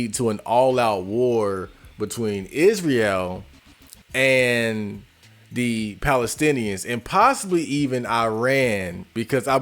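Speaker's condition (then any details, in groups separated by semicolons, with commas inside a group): No condition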